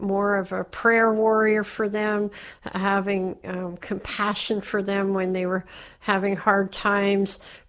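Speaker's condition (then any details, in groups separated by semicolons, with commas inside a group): Cleft palate; speech impediment while growing up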